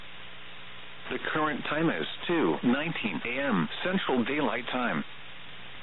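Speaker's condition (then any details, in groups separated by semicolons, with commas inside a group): No condition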